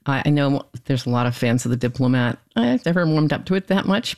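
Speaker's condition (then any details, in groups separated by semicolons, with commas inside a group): No condition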